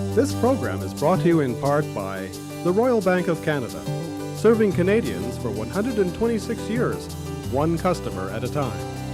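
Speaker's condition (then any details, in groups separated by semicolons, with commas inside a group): No condition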